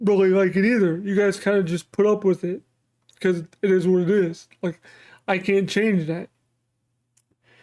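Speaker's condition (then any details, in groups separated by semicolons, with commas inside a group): Cerebral palsy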